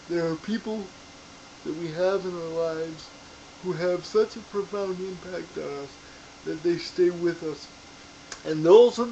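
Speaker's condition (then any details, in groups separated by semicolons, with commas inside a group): Cerebral palsy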